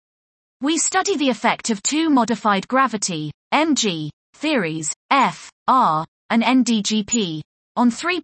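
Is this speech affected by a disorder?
No.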